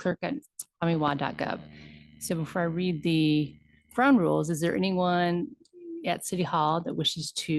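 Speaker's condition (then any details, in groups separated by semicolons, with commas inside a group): No condition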